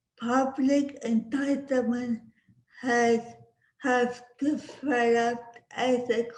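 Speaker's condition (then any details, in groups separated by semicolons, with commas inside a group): Cerebral palsy; speech impediment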